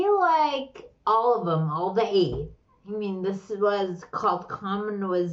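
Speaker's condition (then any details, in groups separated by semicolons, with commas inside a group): Slurred speech; slurred speech, like stroke patient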